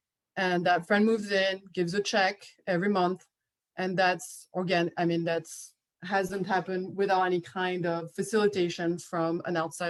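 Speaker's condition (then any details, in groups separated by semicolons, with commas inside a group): No condition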